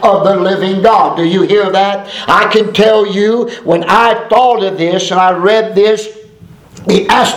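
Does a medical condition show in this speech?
No.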